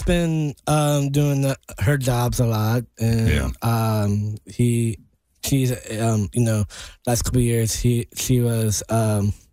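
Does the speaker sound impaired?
Yes: Down syndrome.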